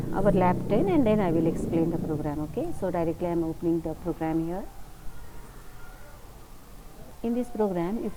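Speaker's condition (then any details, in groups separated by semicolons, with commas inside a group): No condition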